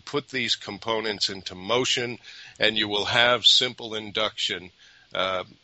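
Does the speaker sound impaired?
No.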